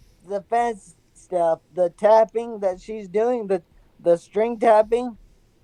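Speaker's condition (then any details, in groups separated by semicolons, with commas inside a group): Severe traumatic brain injury; severe, traumatic cause; in recovery, takes amantadine daily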